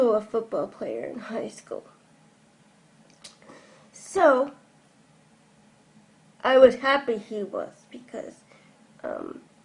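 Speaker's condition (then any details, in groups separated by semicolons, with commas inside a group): Cerebral palsy; from birth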